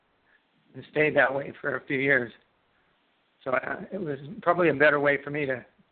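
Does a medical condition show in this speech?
Yes: Parkinson's disease; left-sided onset, smell and taste loss first, left index finger tremor, no medication, one brain therapy.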